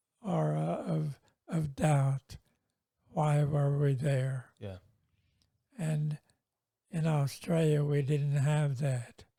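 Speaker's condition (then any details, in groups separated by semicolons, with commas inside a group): Multiple sclerosis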